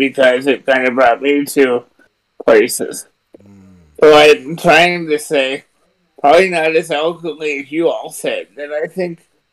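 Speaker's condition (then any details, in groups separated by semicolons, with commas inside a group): Cerebral palsy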